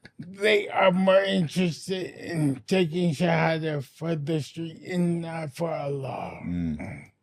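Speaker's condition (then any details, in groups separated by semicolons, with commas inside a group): Anoxic brain injury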